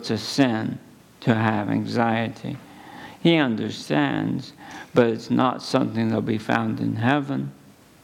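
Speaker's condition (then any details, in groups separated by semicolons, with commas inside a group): ALS; under neurologist care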